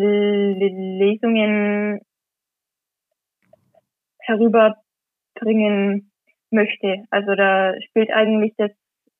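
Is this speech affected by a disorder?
Yes: stuttering; covert stuttering, noticed around age 10, hidden until age 21; no longer hiding stuttering, regularly reads gospel or epistle aloud as church lector; reading aloud not stutter-free, anticipates problem words, once hid by word switching and fillers, avoided t-words at school; here blocks.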